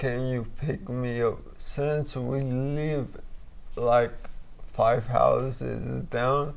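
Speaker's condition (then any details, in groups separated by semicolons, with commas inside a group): Traumatic brain injury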